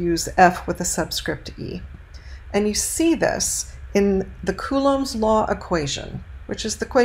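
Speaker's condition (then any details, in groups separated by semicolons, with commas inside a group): No condition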